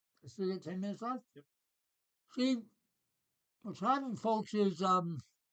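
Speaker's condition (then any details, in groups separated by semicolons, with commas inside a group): Parkinson's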